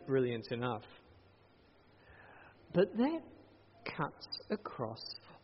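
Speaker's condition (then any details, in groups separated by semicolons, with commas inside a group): No condition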